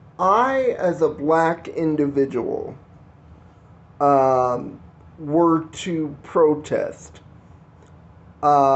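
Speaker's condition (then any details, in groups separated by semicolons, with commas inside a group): Cerebral palsy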